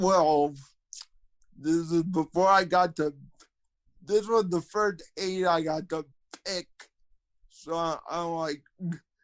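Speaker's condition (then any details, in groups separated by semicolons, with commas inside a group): Cerebral palsy, spastic quadriplegia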